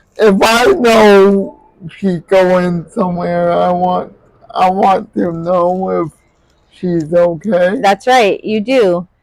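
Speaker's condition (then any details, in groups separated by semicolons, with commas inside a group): Cerebral palsy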